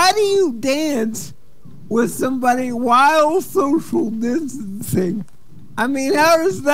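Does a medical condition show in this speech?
Yes: cerebral palsy; wheelchair user.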